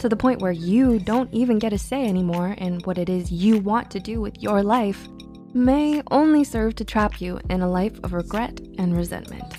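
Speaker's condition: No condition

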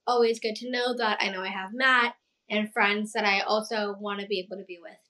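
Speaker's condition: Down syndrome; past speech therapy

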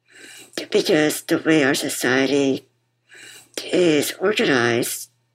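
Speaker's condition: Muscular dystrophy; congenital, later tracheostomy, speech lost

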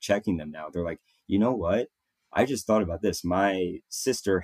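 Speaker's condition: No condition

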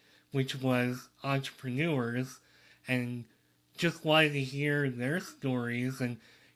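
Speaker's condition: Cleft lip and palate

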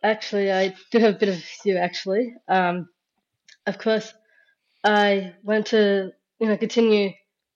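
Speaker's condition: Down syndrome

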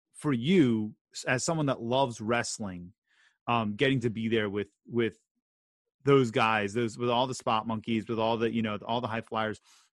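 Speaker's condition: No condition

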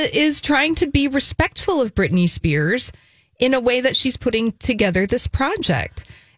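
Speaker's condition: No condition

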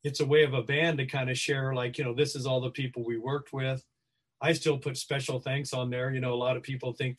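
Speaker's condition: No condition

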